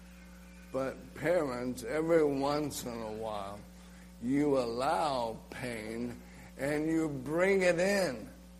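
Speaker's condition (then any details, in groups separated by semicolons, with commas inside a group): ALS; slurred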